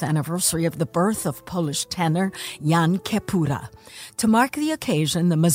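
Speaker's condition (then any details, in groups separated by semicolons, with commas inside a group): No condition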